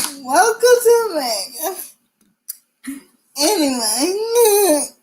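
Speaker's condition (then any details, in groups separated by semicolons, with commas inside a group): Cerebral palsy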